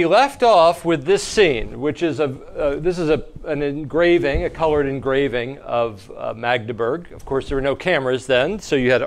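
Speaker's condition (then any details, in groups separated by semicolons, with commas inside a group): No condition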